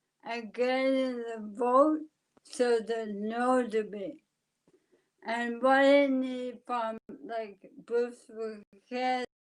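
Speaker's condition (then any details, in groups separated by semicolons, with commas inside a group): ALS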